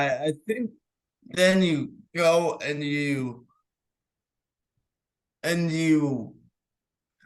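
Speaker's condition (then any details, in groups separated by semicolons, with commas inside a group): Cerebral palsy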